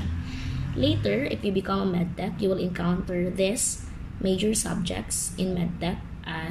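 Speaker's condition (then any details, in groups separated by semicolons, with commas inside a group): No condition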